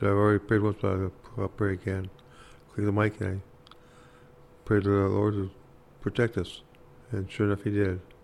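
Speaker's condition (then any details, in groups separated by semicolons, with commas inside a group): Parkinson's disease; hard time walking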